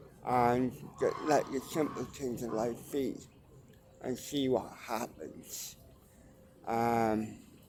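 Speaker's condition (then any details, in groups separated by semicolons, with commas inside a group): Cerebral palsy; mild, ataxic type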